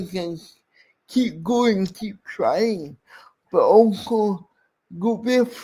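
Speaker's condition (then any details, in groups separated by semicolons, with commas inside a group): Cerebral palsy; speech impairment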